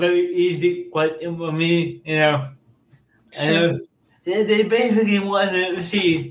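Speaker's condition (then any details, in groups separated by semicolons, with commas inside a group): Cerebral palsy; speech impairments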